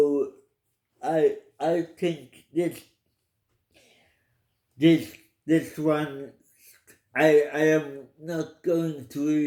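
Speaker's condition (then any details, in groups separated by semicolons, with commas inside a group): Cerebral palsy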